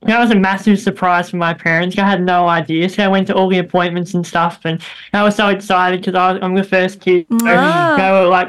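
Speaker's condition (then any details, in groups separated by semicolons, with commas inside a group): Bilateral cleft lip and palate; hip bone graft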